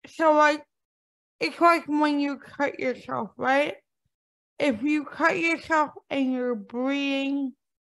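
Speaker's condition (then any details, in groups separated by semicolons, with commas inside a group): Cerebral palsy; since birth, diagnosed at age 2, arthritis since age 30, becoming less ambulatory, cannot stand long even assisted; age 45, worsening with age, cold-day joint pain, slower movement; speech mocked for years for how it sounds, speaks on podcasts, avoids speaking in TikTok videos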